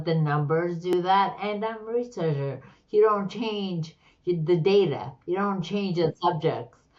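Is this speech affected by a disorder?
Yes: slurred speech.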